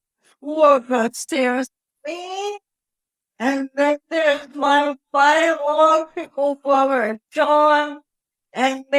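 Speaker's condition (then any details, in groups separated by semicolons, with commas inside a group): Cerebral palsy; lag starting to talk, late speech onset, had speech therapy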